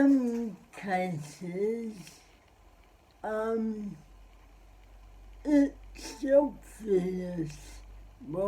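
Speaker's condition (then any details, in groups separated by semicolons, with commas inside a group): Cerebral palsy; spastic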